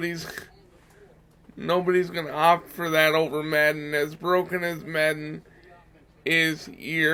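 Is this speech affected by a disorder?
Yes: cerebral palsy.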